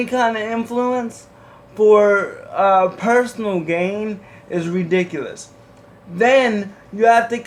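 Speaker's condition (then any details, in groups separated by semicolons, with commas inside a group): Cerebral palsy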